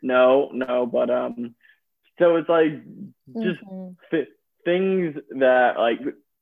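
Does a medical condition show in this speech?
Yes: stuttering; stuttering since around age five, group therapy at school, private therapist in Birmingham, therapy five to 18; still stutters; here repeated sounds, blocks.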